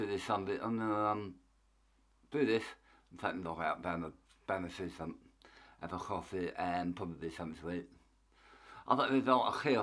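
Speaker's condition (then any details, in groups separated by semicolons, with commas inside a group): Tongue cancer; half tongue removed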